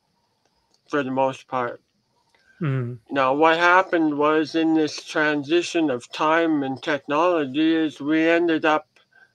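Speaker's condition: Head and neck cancer surgery; crooked head since

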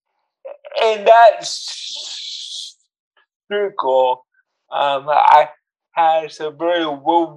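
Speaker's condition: Cerebral palsy; cerebral palsy since birth

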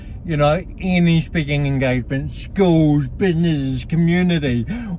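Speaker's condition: Cerebral palsy; from birth, affects walking and speech; speech impediment, reframed by speaker as an accent

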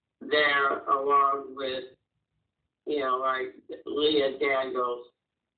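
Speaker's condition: Muscular dystrophy; physical disability

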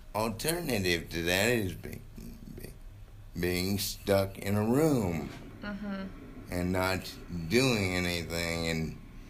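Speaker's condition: Cerebral palsy; coordination affected

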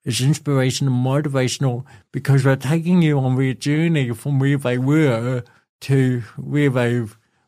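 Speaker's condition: Cerebral palsy; speech impediment, voice affected

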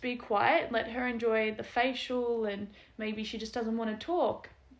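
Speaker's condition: No condition

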